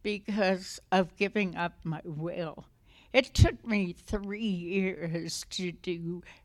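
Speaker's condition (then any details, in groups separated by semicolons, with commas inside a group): Essential tremor; voice affected, may be hard to understand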